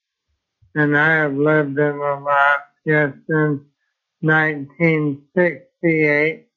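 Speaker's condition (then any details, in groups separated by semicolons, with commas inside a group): ALS; progressive degenerative motor neuron disease, no known cure; Mayo Clinic Rochester ALS clinic, speech, respiration, physical rehabilitation, diet specialists, visits every 3 months; expected loss of speech, swallowing, arm and leg movement within a few short years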